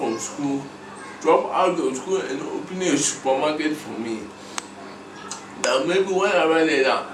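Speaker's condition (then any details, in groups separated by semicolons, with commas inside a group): Cerebral palsy; speech brain area underdeveloped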